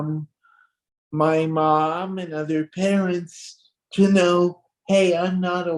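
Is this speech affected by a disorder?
Yes: cerebral palsy.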